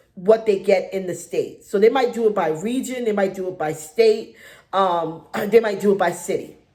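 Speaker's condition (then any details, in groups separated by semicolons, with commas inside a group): No condition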